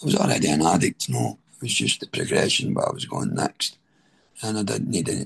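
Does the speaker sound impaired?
Yes: throat cancer treatment effects; stage 4 throat cancer 6.5 years into recovery, chemo, radiotherapy, tracheostomy, neck nerves repaired, remission 2.5 years; voice changed by throat cancer and treatment, deep voice.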